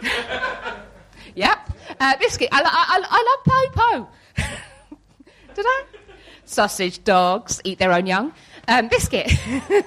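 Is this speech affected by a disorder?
Yes: Tourette's syndrome; neurological, involuntary movements, noises, several daily seizure-like episodes losing body, speech control, support worker; frequent vocal tics throughout talk; vocal tics interrupting speech, sausage, hedgehog, involuntary swearing and obscene phrases.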